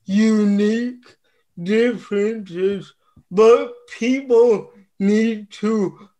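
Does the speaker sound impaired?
Yes: cerebral palsy; therapy became weight training.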